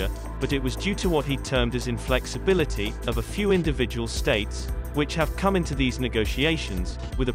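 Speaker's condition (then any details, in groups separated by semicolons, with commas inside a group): No condition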